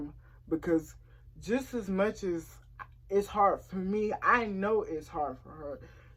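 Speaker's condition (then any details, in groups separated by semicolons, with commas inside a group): Cerebral palsy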